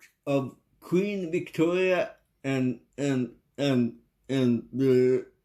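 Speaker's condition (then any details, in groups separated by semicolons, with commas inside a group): Cerebral palsy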